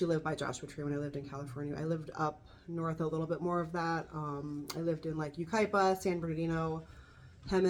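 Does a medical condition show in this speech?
No.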